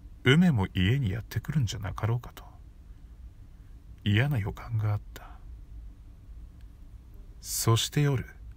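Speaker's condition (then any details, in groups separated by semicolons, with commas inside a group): No condition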